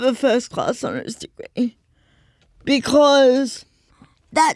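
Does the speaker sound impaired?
Yes: cerebral palsy; neuromuscular, full-time wheelchair user, no walking, 7-year-old powered chair, types slowly with two pointer fingers; old wheelchair creaking and whirring audible in background.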